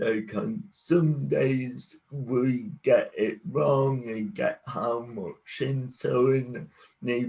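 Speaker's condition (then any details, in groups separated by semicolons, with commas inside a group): Cerebral palsy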